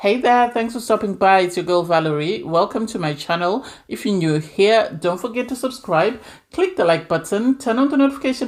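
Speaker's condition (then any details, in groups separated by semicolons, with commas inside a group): No condition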